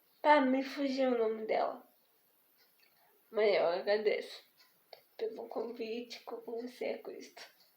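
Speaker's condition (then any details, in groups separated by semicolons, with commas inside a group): Spastic diplegic cerebral palsy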